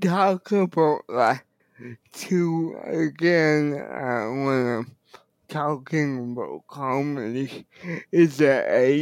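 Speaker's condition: Cerebral palsy; wheelchair user

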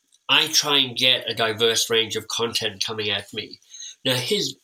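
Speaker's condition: Cleft lip and palate; orthodontic treatment

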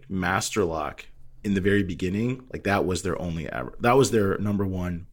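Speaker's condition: No condition

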